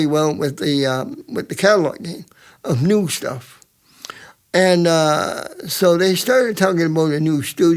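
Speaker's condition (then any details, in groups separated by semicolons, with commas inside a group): Cerebral palsy; present from birth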